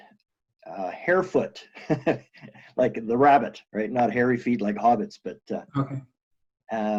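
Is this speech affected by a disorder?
No.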